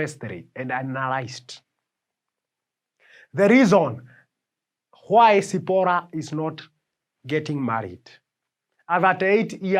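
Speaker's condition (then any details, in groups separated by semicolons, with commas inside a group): No condition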